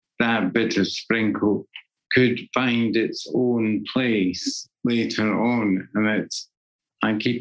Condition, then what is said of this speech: Parkinson's disease. I used to sing. I used to do a lot in the theatre. And I can't do that anymore.